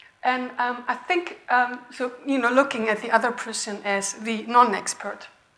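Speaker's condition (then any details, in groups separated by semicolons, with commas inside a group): No condition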